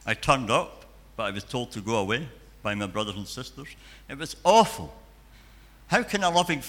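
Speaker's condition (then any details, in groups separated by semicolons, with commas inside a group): Cleft palate and cleft lip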